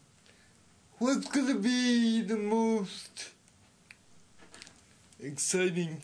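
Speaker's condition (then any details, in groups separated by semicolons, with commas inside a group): Speech impediment; sometimes hard for others to understand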